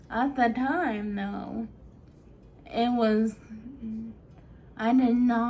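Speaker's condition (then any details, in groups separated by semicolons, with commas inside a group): Friedreich's ataxia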